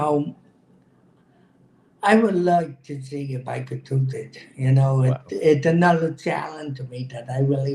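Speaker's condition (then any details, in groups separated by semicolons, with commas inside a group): Cerebral palsy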